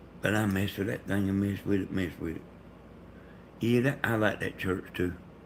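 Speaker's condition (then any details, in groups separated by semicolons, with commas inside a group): Brain bleed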